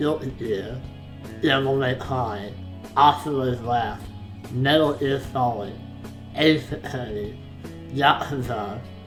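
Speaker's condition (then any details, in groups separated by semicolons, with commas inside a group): Facial palsy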